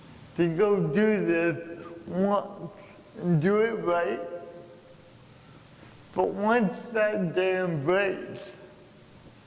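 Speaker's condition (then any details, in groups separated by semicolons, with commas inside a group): Cerebral palsy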